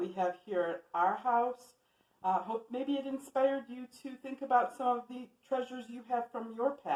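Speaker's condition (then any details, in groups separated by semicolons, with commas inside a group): No condition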